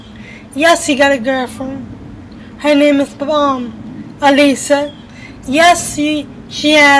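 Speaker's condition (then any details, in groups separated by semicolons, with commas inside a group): Cerebral palsy; uses a wheelchair, had surgery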